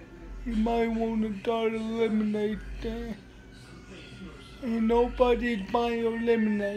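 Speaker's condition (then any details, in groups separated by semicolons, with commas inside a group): Cerebral palsy; speech hard to understand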